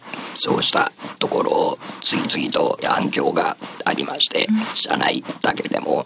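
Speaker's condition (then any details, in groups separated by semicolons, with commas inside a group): Laryngectomy, esophageal speech; improves with practice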